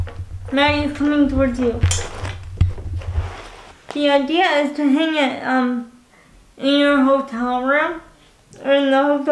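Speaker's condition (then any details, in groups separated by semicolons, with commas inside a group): Cerebral palsy, spastic quadriplegic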